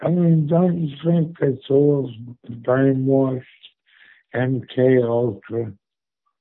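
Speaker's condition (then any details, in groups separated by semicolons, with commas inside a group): Stroke; recovering from stroke; speech a little bit better since stroke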